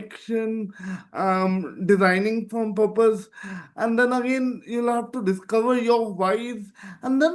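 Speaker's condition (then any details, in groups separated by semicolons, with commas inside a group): Cerebral palsy; present from birth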